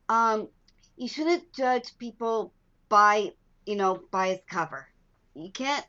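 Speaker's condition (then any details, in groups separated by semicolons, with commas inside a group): Down syndrome; lifelong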